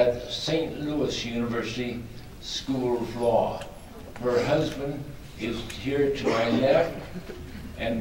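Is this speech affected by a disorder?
Yes: ALS; extremely weak.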